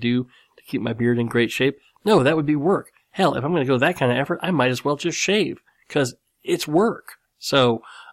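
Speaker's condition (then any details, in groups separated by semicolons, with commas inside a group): Cleft lip and palate; nose still slightly crooked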